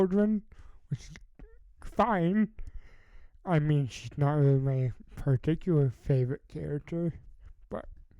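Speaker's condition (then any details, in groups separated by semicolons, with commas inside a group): Cerebral palsy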